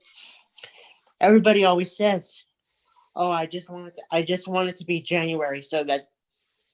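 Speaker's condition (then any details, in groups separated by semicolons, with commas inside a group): Cerebral palsy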